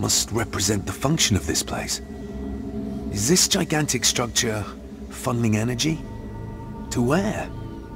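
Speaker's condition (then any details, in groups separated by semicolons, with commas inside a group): No condition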